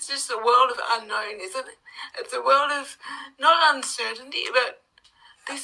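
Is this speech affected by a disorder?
Yes: cerebral palsy; brain damage, present since childhood.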